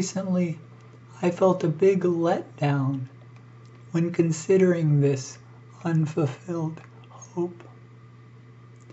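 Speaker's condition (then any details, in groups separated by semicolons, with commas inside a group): ALS; breathing increasingly difficult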